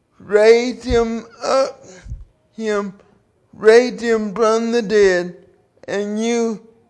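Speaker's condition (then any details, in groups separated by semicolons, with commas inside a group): Cerebral palsy; due to birth complications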